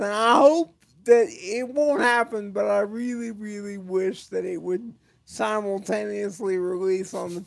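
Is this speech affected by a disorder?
Yes: cerebral palsy; types with one finger.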